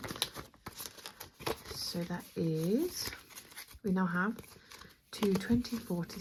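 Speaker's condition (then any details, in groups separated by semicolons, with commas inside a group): No condition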